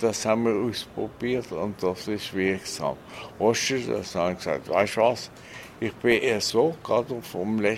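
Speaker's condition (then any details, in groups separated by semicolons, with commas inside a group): Stroke; stroke after a broken leg, aged 83; sometimes speaks a bit slowly, lost some learned local West African languages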